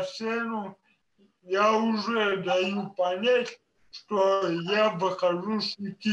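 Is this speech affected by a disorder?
Yes: cerebral palsy.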